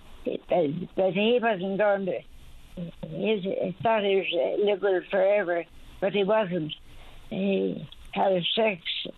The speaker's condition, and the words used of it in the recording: Stroke. She has a little bit of a speech impediment, but I'm sure you'll be able to handle what she's saying, and you can clarify any words, or I'll clarify as she speaks.